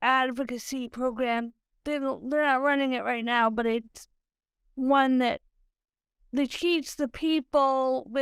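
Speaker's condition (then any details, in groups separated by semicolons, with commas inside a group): Cerebral palsy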